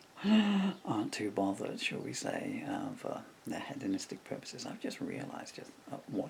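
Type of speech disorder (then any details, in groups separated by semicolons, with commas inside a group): Bulbar dysarthria; progressive bulbar palsy (MND)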